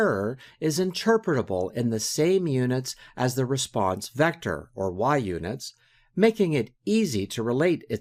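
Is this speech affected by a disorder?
No.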